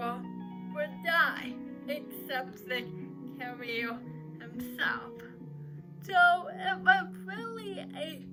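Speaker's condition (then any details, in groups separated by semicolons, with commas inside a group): Cerebral palsy; uses crutches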